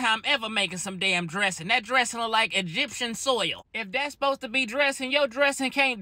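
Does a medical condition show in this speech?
No.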